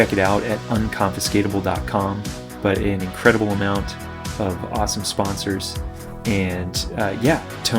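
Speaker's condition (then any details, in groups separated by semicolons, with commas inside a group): No condition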